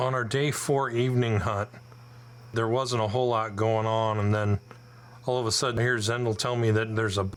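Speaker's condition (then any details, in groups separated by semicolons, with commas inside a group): No condition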